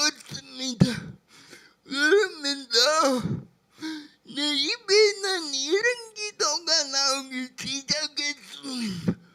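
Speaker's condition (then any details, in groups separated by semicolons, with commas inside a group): Brain lesion disability grade 1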